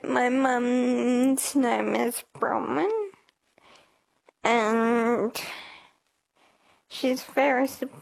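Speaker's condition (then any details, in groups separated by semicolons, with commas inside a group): Motor neurone disease (ALS); diagnosed at 9 at Royal Children's Hospital after collapsing, neurologist and geneticist; 5 years since diagnosis, wheelchair, needs transfer help, constant pain, overnight turning, nausea, no treatment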